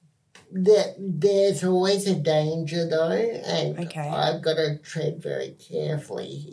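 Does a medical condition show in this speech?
Yes: cerebral palsy; spastic quadriplegia, physical disability.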